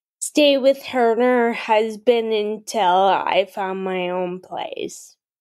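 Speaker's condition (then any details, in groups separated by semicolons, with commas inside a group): Friedreich's ataxia, mild; onset in early adolescence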